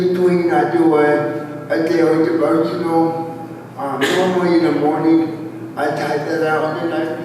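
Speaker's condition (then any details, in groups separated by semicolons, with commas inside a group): Cerebral palsy, spastic quadriplegia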